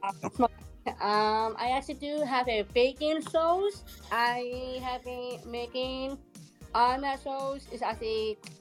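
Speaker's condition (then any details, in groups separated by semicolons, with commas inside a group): Down syndrome; present from birth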